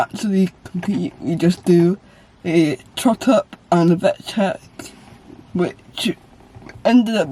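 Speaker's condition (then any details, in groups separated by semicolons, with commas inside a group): Cerebral palsy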